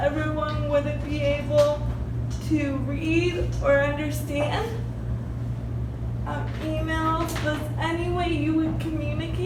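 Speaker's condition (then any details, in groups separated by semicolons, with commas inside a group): Cerebral palsy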